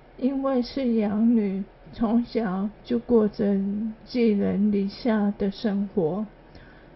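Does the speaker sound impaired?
Yes: ALS; adult onset, hand weakness, arm muscle atrophy, involuntary muscle twitching throughout body, progressive muscle loss; reduced stamina, needs help dressing, brushing teeth, bathing and using phone; slower speech, quieter voice.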